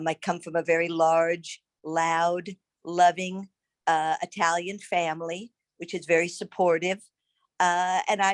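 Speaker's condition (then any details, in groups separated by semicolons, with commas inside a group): No condition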